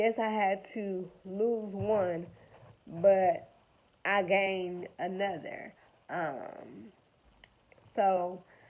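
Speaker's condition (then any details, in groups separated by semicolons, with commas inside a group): Cerebral palsy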